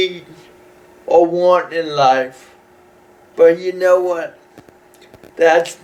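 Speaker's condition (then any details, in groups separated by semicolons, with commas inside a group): Cerebral palsy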